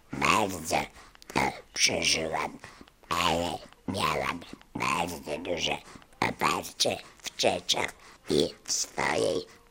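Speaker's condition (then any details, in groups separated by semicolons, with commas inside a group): Laryngectomy after laryngeal cancer; total laryngectomy for laryngeal cancer, diagnosed 20 years after thyroid surgery with major complications; speaks again after larynx removal, speech described as beautiful; relearned speaking through exercises, now speaks well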